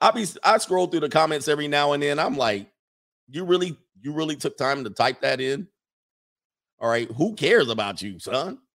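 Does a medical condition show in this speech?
No.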